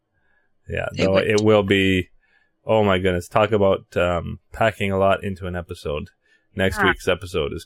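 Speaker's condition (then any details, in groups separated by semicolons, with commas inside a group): No condition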